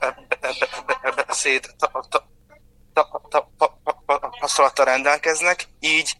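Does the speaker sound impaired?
Yes: stuttering; present since birth, will not go away; disfluencies audible during this interview; worse when nervous, very happy, with strangers, often more with close acquaintances; here repeated sounds, prolonged sounds, blocks.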